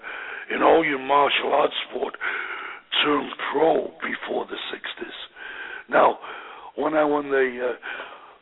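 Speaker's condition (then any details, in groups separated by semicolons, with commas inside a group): Voice box damage after neck operation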